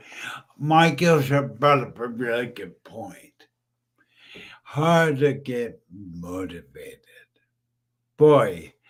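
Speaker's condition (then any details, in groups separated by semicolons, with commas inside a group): Brain injury; aneurysm stroke, cerebellum damaged, epilepsy; 15 years since stroke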